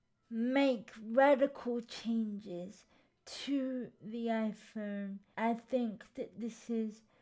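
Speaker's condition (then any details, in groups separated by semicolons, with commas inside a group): Cerebral palsy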